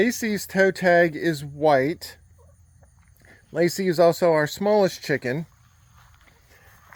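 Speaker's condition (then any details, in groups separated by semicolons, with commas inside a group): No condition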